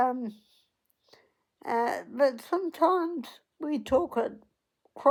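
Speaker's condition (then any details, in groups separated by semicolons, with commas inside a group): Cerebral palsy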